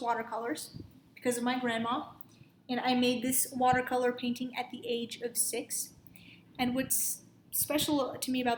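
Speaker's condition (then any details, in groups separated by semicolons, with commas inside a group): No condition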